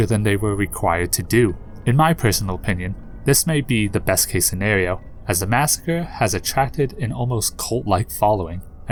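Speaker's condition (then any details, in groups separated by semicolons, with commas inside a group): No condition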